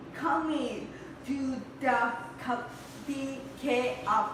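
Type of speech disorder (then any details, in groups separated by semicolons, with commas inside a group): Apraxia of speech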